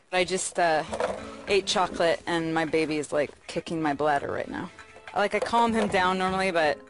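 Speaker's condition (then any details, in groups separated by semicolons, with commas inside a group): No condition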